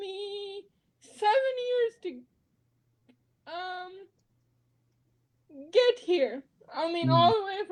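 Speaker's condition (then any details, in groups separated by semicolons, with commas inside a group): Cerebral palsy; spasticity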